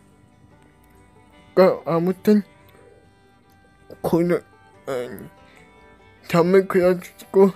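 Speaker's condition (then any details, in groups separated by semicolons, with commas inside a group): Cerebral palsy; brain lesion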